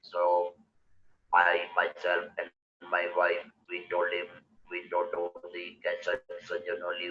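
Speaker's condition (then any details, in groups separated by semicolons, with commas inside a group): Total laryngectomy; electrolarynx speech, needs to find sweet spot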